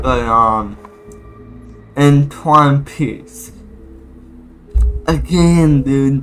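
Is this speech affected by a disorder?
Yes: cerebral palsy.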